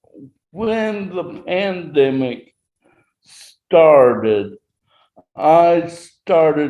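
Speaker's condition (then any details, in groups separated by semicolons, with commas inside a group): Traumatic brain injury; 39 years since injury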